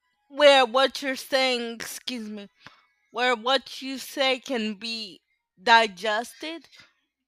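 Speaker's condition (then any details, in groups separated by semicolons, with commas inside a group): Cerebral palsy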